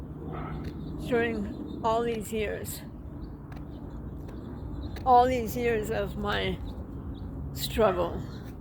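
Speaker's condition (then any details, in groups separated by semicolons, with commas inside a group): Traumatic brain injury; car accident, years ago; long duration, has low days; trouble talking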